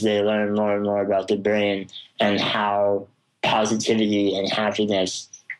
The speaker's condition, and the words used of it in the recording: Spinal muscular atrophy. It affects every muscle in my body from my legs to my arms to my jaw and my tongue, which obviously affects my ability to talk